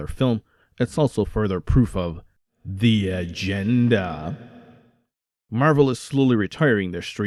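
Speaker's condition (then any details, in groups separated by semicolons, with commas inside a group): No condition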